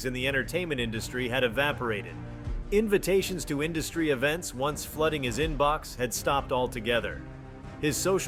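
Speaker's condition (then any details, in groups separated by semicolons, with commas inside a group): No condition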